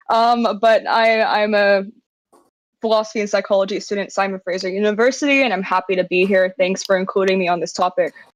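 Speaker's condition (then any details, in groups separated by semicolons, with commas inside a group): No condition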